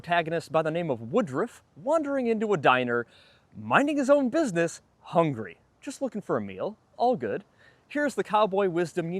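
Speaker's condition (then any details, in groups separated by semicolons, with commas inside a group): No condition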